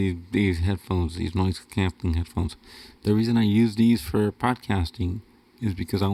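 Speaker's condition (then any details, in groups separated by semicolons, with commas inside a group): Cerebral palsy; wheelchair user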